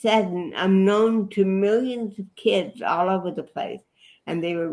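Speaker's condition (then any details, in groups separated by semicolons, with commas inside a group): Cerebral palsy; affects body movements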